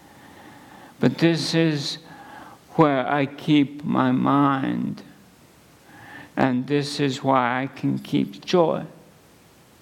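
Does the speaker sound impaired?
Yes: ALS; under neurologist care.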